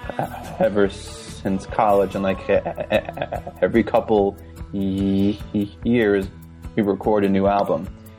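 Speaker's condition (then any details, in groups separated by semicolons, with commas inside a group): Stuttering; formerly on receiving end of stuttering support groups, NSA local chapters; talks more freely about and advertises stuttering, less ashamed since joining Stutter Social hangouts; prolonged sounds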